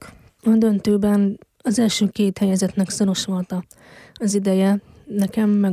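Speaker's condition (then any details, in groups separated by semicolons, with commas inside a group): Hearing loss since birth; congenital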